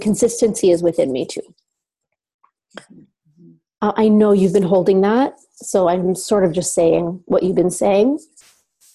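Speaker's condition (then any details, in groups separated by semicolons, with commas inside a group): No condition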